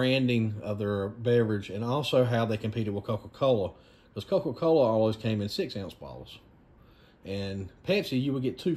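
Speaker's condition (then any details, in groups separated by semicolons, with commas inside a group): No condition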